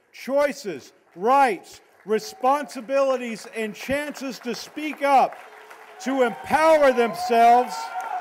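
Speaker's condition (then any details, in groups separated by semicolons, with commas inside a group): No condition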